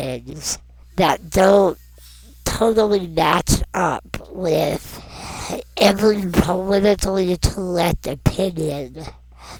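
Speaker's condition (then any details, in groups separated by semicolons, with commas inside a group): Non-progressive muscular dystrophy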